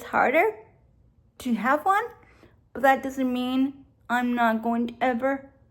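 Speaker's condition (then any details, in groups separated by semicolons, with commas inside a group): Cerebral palsy; stroke at birth, right side weaker, increased tightness; lifelong therapies, regular gym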